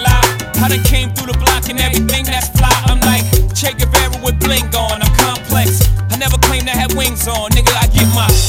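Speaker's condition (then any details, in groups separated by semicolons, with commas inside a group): No condition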